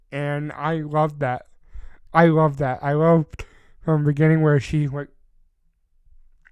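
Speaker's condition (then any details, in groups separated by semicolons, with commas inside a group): Cerebral palsy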